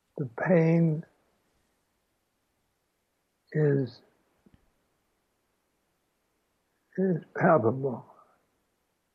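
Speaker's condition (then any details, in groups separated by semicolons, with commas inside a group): Aphasia after stroke; halting speech with pauses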